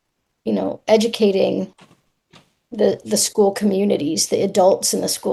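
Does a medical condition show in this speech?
No.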